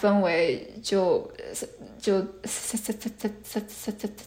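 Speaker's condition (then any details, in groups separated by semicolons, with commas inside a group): Stuttering; noticed in high school English class on br- of British, possible unnoticed childhood stutter, then more words; frequent repetitions of initial syllables and sounds, fillers; repeated sounds, repeated words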